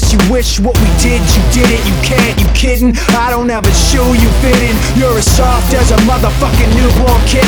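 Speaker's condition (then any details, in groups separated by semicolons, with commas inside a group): No condition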